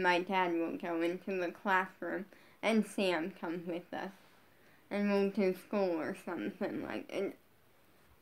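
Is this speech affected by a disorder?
Yes: brain injury.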